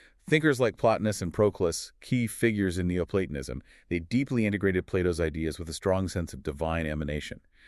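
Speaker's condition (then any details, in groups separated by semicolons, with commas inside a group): No condition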